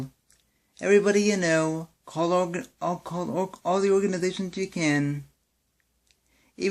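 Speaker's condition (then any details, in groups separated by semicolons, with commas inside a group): Cerebral palsy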